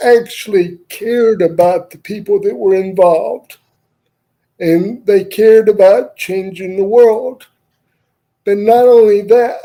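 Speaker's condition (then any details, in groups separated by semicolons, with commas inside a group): Cerebral palsy; wheelchair user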